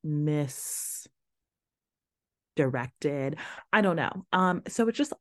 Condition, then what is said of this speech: Stuttering. The reason why I speak authentically, like myself, like for example, this podcast, all over the place, ADHD.